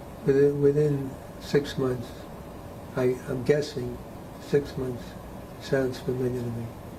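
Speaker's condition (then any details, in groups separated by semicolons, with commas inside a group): Parkinson's disease; needs to keep voice level up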